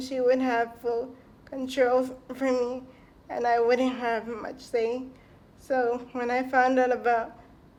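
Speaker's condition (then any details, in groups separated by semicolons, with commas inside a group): Cerebral palsy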